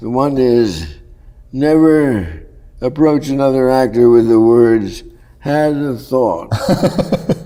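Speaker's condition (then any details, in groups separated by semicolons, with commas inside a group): Parkinson's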